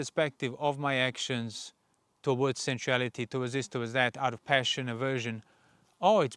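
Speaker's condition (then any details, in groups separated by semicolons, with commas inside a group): No condition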